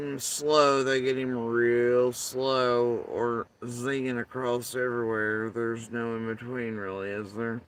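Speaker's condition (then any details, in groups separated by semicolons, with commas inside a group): Facial paralysis after surgery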